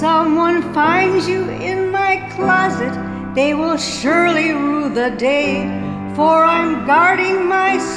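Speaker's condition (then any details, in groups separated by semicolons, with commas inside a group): No condition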